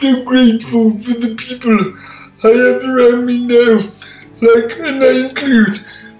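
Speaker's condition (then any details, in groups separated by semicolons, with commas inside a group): Cerebral palsy; all four limbs affected, from birth, born 12 weeks premature; speech impairment, takes listeners a while to catch on, listeners hesitant to ask for repeats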